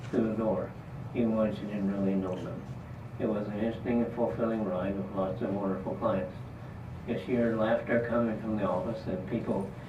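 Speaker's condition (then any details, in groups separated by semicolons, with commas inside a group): Parkinson's disease; trouble talking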